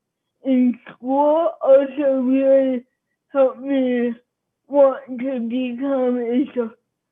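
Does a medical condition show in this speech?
Yes: cerebral palsy.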